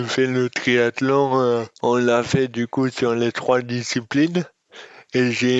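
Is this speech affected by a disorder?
Yes: dystonia; speech disorder.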